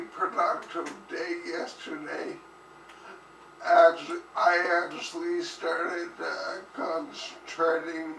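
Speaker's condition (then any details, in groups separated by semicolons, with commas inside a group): Cerebellar ataxia from brain tumour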